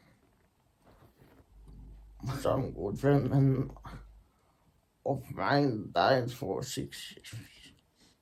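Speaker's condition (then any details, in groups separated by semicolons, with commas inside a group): Secondary intracranial hypertension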